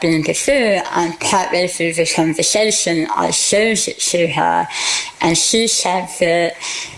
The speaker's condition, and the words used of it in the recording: Tongue cancer surgery. I'm also more confident in speaking.